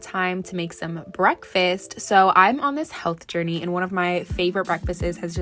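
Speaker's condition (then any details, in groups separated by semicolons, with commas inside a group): No condition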